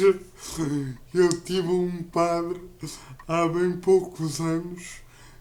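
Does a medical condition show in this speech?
Yes: cerebral palsy; uses a wheelchair.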